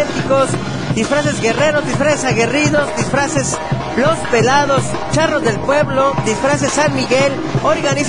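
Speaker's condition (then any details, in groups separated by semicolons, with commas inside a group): No condition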